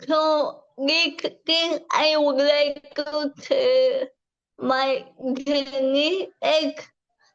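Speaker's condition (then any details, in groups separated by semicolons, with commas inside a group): Cerebral palsy; from birth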